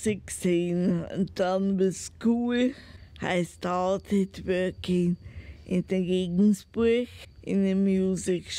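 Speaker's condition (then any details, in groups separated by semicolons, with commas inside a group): Multiple sclerosis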